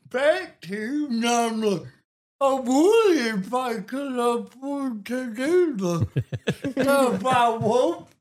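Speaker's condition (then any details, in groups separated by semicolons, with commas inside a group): Cerebral palsy; cerebral palsy diagnosed at age two, balance problems; speech impediment, unaware until age twelve, did not recognise own recorded voice, listeners judge on hearing voice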